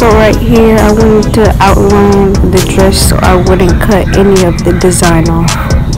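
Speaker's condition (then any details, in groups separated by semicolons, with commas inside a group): No condition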